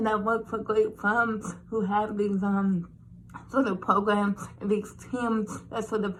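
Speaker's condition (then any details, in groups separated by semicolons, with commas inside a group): Cerebral palsy; since birth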